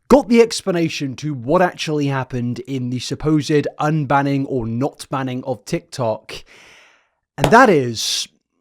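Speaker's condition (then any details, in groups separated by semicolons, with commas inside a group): No condition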